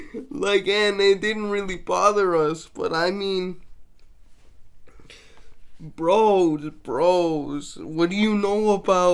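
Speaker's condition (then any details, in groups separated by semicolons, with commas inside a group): Cerebral palsy, mixed, mild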